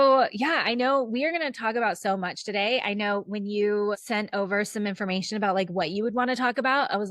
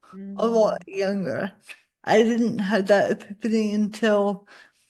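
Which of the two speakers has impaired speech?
The second: cerebral palsy; from birth, spasticity; spasticity worsens with stress; most obviously affects speech.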